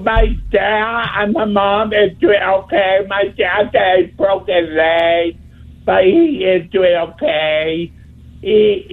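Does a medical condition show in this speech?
Yes: speech impediment; wheelchair user.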